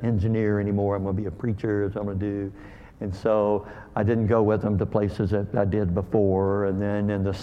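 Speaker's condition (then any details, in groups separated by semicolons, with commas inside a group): Cleft lip and palate; called hair lip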